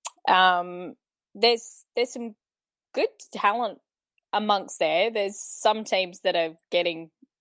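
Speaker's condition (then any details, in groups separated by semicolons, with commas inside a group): No condition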